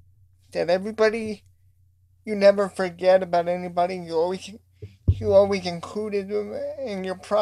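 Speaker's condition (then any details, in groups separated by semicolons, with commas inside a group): Cerebral palsy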